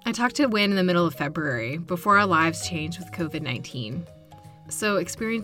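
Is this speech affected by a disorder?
No.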